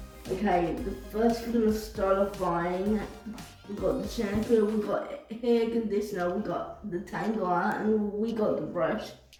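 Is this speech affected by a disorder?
Yes: cerebral palsy.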